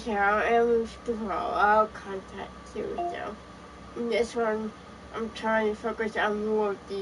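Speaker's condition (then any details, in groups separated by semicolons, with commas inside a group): Cerebral palsy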